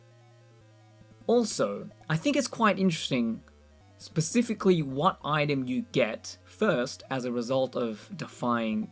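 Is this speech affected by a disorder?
No.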